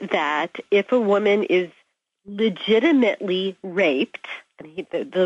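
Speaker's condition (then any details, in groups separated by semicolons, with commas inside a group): No condition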